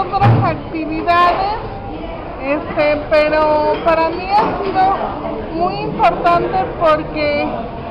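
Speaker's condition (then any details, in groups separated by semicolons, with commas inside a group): Cerebral palsy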